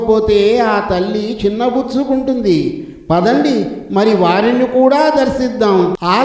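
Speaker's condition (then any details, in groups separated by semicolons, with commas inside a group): No condition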